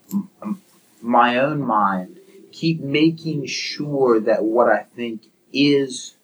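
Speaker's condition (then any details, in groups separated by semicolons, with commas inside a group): Stuttering; severe stuttering; prolonged sounds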